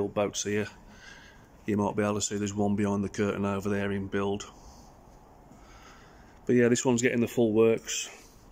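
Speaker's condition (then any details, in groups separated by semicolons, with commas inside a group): No condition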